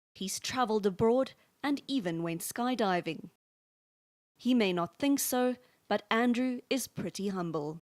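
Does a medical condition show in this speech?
No.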